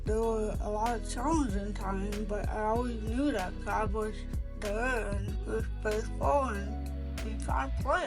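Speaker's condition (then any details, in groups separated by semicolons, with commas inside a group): Cerebral palsy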